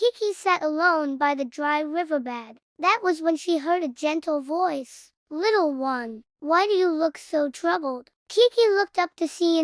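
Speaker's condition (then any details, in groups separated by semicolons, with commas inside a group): No condition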